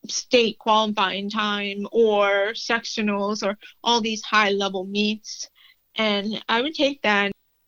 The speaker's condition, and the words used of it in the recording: Deafness. I have two cochlear implants that I wear every day that allow me to hear you and be able to talk to you right now.